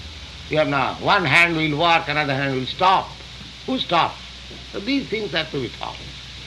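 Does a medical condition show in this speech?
No.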